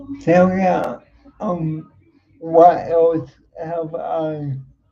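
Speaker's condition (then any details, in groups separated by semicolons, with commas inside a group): Cerebral palsy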